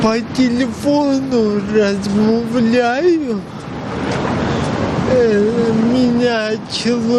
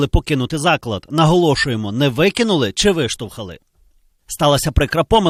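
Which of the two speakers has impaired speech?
The first: cerebral palsy.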